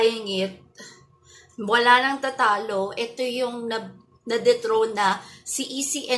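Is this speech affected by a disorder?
No.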